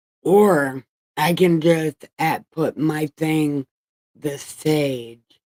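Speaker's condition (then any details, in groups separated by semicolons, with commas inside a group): Brain injury; about 10 years after injury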